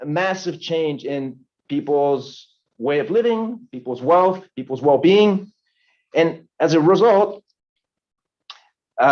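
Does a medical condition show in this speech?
No.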